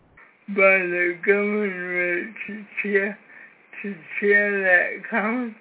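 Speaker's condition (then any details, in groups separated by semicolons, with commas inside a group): Cerebral palsy, severe; cannot talk well since childhood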